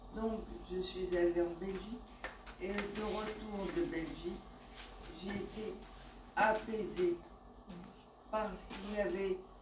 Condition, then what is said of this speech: ALS (motor neuron disease). Excusez-moi, je vais essayer de parler le plus clairement possible.